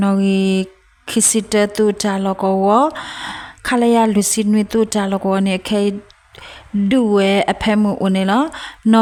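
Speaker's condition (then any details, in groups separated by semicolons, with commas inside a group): No condition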